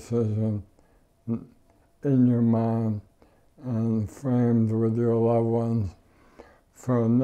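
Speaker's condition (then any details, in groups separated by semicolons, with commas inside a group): ALS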